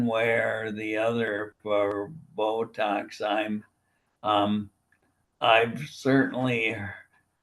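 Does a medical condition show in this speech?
Yes: primary lateral sclerosis, bulbar onset.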